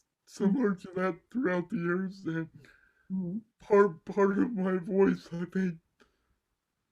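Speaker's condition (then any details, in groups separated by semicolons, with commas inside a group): Cerebral palsy; mild left side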